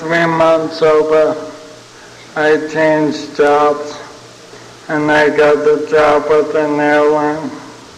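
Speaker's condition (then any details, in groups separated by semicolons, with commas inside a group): ALS (Lou Gehrig's disease); progressing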